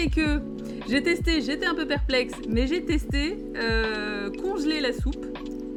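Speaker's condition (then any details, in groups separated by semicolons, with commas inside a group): No condition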